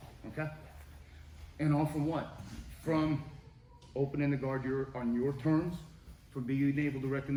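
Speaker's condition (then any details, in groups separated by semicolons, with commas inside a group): No condition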